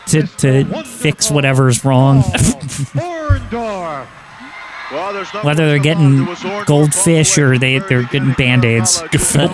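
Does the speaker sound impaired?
No.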